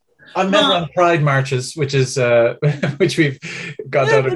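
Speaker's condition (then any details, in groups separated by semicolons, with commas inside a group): No condition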